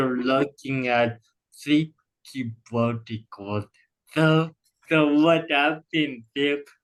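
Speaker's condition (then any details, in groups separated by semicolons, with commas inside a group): Cerebral palsy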